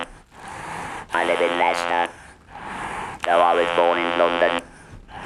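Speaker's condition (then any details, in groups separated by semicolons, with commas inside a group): Laryngeal cancer with laryngectomy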